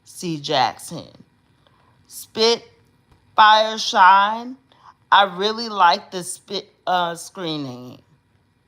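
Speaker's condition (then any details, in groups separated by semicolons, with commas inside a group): Cerebral palsy; uses specialized hospital bed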